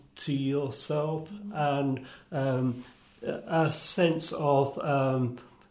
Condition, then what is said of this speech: Aphasia. I've attained so many skills of being able to speak slowly and clearly and precisely that it's done an enormous amount of good for me.